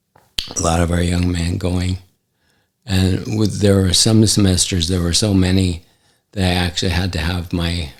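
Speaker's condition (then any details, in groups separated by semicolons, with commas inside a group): ALS; affects hand function; recently diagnosed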